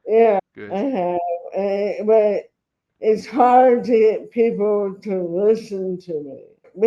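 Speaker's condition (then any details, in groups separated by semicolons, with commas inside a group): Traumatic brain injury; left arm spastic, tongue paralyzed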